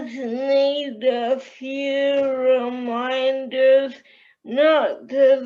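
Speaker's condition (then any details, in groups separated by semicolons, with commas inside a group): Cerebral palsy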